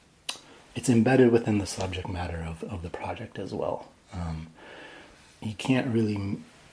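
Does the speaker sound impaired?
No.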